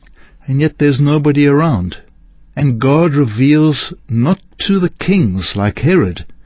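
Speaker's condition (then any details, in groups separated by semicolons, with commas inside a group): No condition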